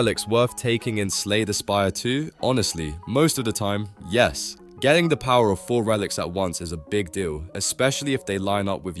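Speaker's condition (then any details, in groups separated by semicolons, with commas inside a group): No condition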